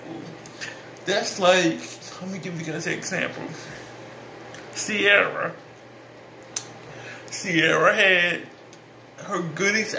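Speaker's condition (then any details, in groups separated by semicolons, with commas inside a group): Cerebral palsy; speech is not the best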